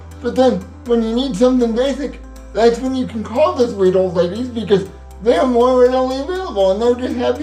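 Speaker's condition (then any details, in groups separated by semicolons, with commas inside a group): Cerebral palsy; uses wheelchair, assistive technology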